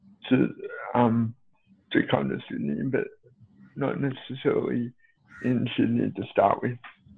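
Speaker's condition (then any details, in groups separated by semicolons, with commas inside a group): Cerebral palsy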